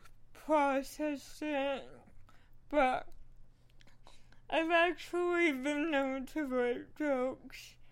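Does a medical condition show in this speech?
Yes: cerebral palsy; working with speech therapist, rehearses comedy material repeatedly.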